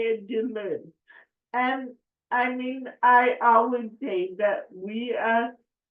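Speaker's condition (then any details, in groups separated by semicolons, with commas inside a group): Cerebral palsy; affects speech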